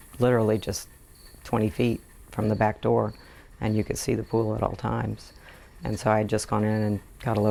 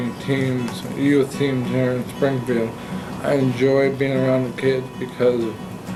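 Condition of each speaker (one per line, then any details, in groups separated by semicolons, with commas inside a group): No condition
ALS; diagnosed over 4 years ago, progressing; swallowing difficulty, aspiration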